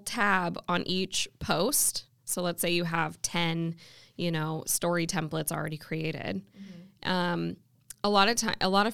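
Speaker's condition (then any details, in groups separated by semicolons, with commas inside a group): No condition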